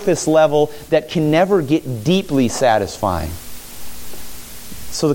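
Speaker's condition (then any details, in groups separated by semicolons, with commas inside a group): No condition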